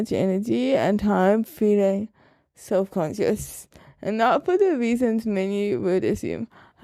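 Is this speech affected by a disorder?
Yes: cerebral palsy.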